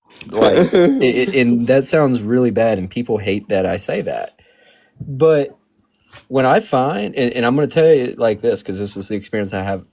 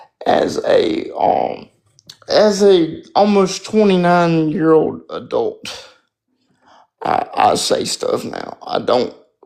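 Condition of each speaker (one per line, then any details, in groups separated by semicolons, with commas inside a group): No condition
Spastic quadriplegic cerebral palsy; spastic quadriplegic form, spinal surgery at age 6; wheelchair over 18 hours daily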